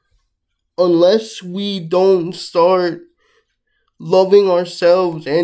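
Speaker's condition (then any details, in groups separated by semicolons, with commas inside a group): Cerebral palsy, mixed, mild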